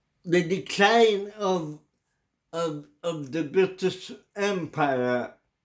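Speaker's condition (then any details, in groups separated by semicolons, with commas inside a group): Cerebral palsy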